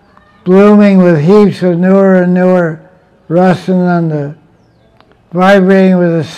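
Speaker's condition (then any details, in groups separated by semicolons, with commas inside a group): Deafness; self-reported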